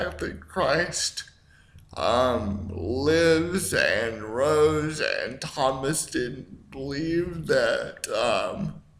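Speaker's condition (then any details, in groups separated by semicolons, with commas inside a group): Cerebral palsy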